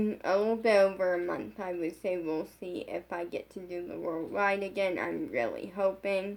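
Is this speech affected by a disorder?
Yes: brain injury.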